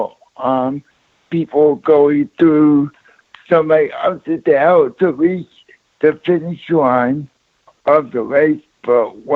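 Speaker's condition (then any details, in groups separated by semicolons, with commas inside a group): Cerebral palsy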